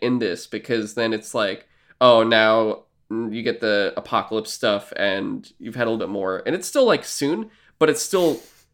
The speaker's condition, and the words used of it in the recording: No condition.